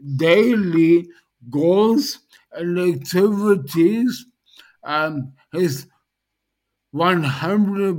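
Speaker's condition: Dysarthria post-stroke; speech highly affected

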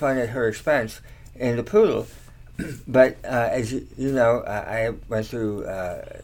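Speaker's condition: Tongue cancer surgery; three or four tongue surgeries, chemotherapy, radiation, long convalescence; slight slur, talks okay

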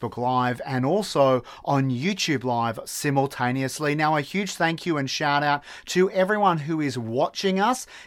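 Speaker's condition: No condition

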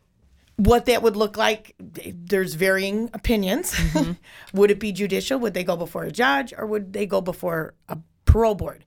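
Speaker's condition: No condition

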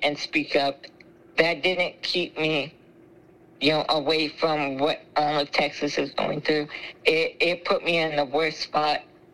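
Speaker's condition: Spinal muscular atrophy; trouble chewing and swallowing, high choking risk, secretions stay in lungs, fluids via feeding tube

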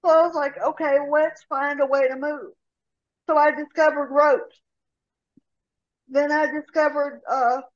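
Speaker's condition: Cerebral palsy; severe rotator cuff tear

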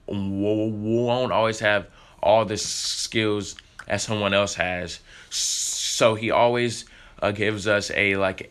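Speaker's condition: Stuttering; stutter since early childhood, present in pre-k at Edna Row Elementary, formerly used a click sound; gotten better over the years, high school freshman, theater and musicals built speaking confidence; pauses and gets stuck, easier when rehearsed or singing, still stutters on stage; repeated sounds, prolonged sounds, blocks

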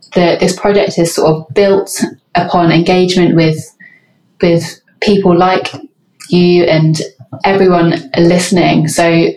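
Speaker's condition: Stammer; stammering left unedited in podcast, British Stammering Association no diversity without disfluency campaign; repeated sounds, repeated words

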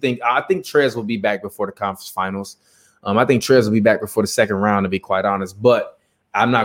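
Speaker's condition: No condition

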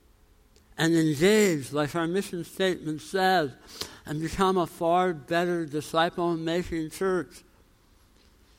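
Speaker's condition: Tongue cancer, jaw reconstruction

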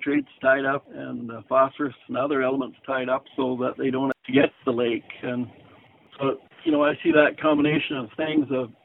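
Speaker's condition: No condition

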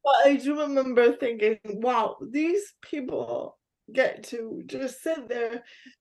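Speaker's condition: Cerebral palsy; physical disability

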